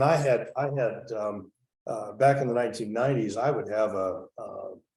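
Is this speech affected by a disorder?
No.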